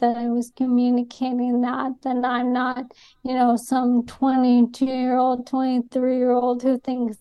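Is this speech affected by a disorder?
Yes: ALS; symptom-directed treatments.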